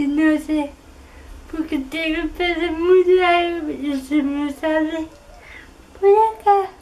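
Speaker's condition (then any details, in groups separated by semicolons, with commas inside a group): Cerebral palsy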